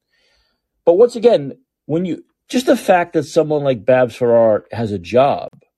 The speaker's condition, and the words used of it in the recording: None; typical speech.